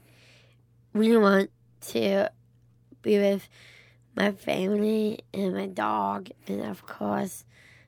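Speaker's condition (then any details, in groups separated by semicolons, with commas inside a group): Down syndrome; congenital, present from birth, recognized at birth, confirmed by doctors soon after; age 19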